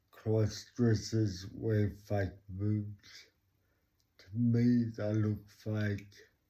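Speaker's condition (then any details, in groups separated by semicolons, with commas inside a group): Cerebral palsy; talks slowly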